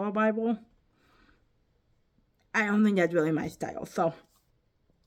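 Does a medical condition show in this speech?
Yes: cerebral palsy.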